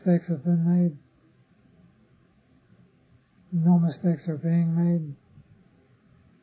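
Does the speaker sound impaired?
Yes: Parkinson's disease; others offer remedies.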